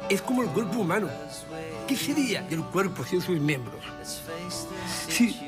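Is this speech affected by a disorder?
Yes: Down syndrome (acted); congenital, man aged 34, narrower palate, flatter face, shorter wider neck; heard in clip of film Yo También, giving a speech in an auditorium.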